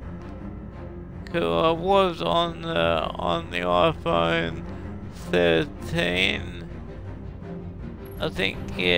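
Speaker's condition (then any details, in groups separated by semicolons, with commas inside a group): Cerebral palsy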